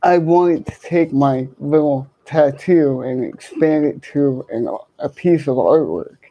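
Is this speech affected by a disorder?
Yes: cerebral palsy; congenital, left-sided hemiplegia, affects left side, speech and coordination, left hand most affected; speech impediment, had to step up speech.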